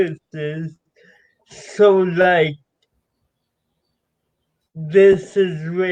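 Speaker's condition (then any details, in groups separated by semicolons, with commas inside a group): Cerebral palsy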